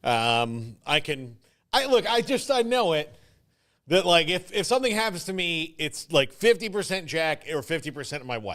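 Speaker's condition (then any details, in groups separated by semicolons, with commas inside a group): No condition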